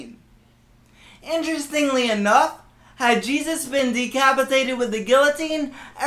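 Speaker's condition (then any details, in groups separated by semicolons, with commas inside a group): Cerebral palsy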